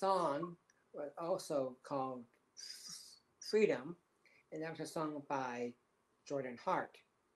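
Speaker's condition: Down syndrome; disability since childhood

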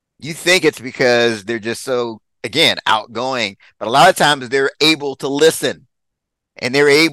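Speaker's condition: No condition

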